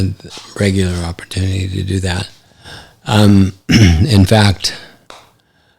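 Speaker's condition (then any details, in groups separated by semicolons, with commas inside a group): ALS; affects hand function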